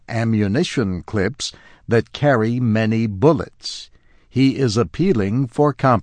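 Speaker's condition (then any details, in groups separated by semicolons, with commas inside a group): No condition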